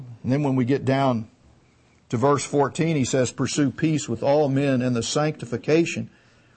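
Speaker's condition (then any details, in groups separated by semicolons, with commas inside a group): No condition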